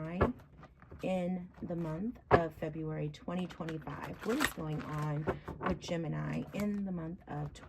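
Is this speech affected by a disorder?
No.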